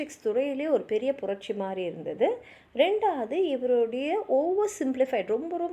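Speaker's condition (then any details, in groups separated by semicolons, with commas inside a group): No condition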